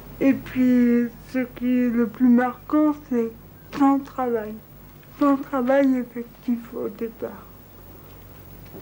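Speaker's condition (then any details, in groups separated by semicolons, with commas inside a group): Cerebral palsy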